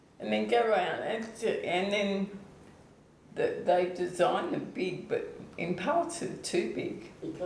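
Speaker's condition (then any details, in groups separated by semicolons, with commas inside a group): ALS/MND; onset foot drop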